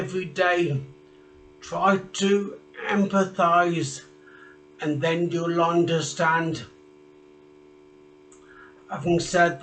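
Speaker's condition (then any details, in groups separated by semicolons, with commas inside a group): Traumatic brain injury; speech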